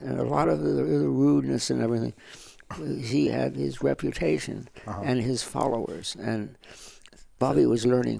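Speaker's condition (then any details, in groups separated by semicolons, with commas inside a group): Parkinson's; first sign wrist tremor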